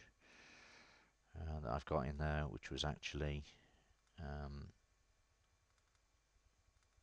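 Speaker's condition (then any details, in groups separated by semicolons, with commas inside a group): No condition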